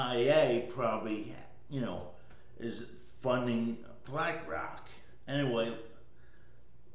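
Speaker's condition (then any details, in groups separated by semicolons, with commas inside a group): Cerebral palsy; speech may sound drunk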